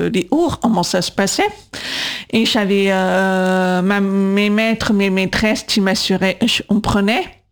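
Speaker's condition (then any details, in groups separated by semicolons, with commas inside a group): Congenital deafness, congenital, cytomegalovirus-related; severe at birth, diagnosed around 18 months, fell at 8 to profound; 20 years speech therapy for speaking and voice control, AI speech recognition poorly understands speech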